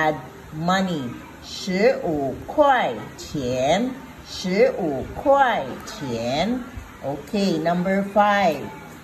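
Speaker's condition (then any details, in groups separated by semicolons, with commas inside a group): No condition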